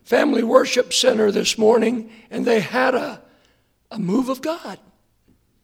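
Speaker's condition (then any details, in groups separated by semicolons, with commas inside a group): Hoarseness after vocal cord surgery; hoarseness remains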